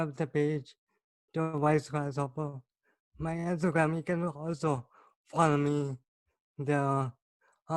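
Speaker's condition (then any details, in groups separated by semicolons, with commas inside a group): Cerebral palsy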